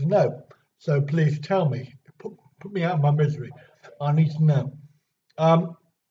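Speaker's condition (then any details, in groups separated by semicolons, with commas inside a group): Cerebral palsy; back surgery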